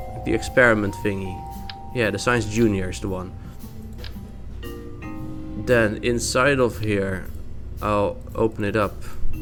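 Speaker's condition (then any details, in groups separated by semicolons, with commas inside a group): No condition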